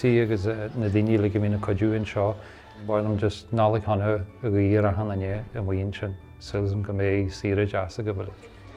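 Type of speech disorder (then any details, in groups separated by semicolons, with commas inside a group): None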